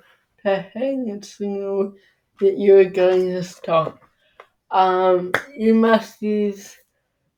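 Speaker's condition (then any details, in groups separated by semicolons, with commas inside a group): Cerebral palsy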